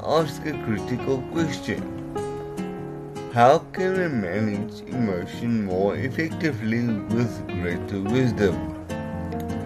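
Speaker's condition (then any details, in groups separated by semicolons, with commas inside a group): Cerebral palsy; writing difficult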